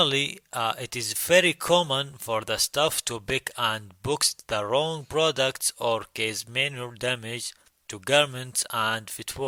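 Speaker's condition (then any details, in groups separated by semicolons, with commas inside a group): No condition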